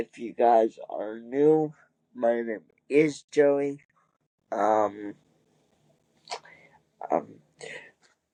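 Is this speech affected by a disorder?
Yes: cerebral palsy; wheelchair user.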